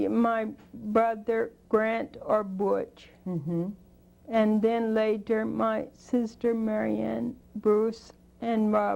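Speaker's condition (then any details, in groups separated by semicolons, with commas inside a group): Spinocerebellar degeneration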